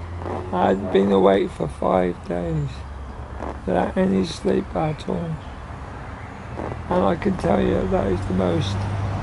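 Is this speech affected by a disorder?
Yes: motor neurone disease.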